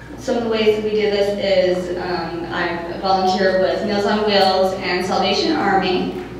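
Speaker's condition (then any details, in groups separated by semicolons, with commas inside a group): No condition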